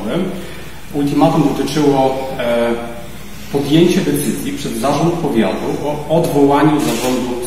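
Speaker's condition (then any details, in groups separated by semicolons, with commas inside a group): No condition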